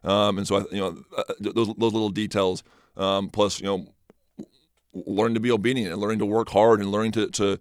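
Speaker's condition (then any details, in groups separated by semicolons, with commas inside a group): Stutter; stutter first noticed in high school, not as a child, magnified speaking Spanish as a missionary; stutters off the cuff, trips over words, can't get a word out, less when prepared and confident; repeated sounds, repeated words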